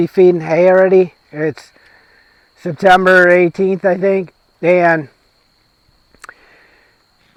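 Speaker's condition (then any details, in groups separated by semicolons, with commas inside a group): No condition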